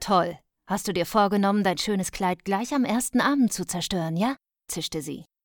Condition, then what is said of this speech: No condition.